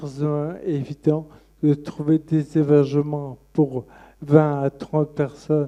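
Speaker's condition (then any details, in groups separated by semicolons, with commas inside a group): Friedreich's ataxia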